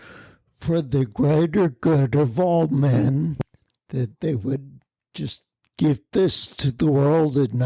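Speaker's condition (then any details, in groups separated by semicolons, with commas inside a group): Spinocerebellar ataxia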